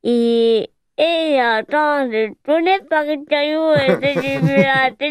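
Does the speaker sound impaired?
Yes: hearing loss; hard of hearing from birth, initially without signs, later learned signing, hearing aid, Foyer Marignotte; removes hearing aid into handbag when sound very loud; speaks orally in short, fragmented sentences with simplified grammar.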